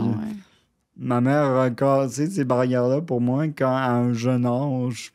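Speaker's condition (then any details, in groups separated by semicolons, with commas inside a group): Cerebral palsy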